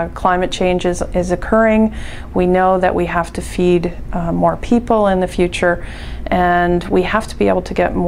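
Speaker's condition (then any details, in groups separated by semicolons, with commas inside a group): No condition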